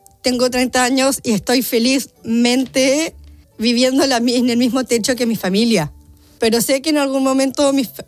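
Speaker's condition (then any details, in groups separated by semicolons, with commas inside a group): Down syndrome; congenital; adult, aged 30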